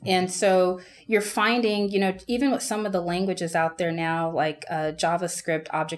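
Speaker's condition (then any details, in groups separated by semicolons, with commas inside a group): No condition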